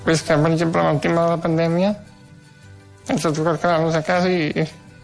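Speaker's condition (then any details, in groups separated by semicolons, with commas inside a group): Duchenne muscular dystrophy; degenerative incurable form, progressive loss of strength, wheelchair user, age 25, lost ability to write; dictates instead of writing, colds or bronchitis cause suffocation crises treated with morphine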